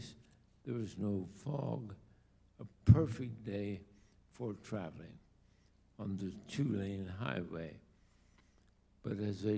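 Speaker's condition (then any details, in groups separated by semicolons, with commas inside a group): ALS; diagnosed about two years ago, late onset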